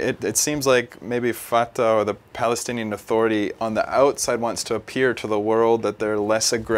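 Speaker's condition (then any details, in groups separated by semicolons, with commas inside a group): No condition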